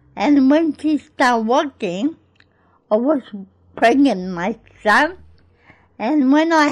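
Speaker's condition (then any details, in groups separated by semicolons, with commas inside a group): Cerebral palsy; cerebral palsy since birth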